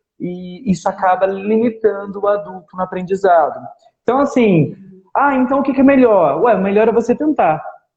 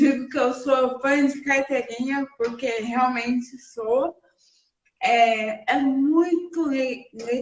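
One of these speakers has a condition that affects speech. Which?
The second: cerebral palsy; present since birth, uses wheelchair.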